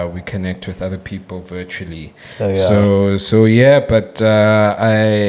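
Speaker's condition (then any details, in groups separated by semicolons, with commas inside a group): No condition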